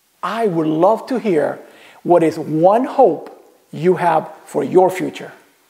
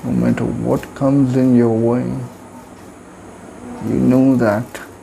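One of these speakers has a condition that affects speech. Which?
The second: cerebral palsy.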